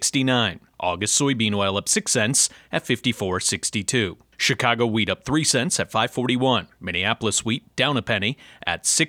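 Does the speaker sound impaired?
No.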